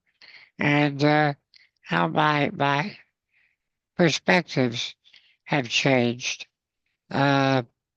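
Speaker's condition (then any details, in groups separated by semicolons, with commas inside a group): Spinal muscular atrophy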